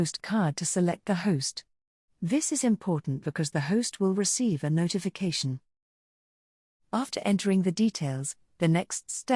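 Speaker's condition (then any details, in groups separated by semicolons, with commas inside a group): No condition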